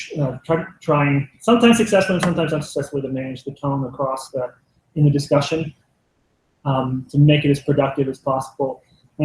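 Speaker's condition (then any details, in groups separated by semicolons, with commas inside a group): No condition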